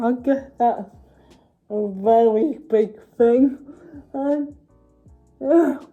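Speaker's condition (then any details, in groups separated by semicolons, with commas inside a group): Cerebral palsy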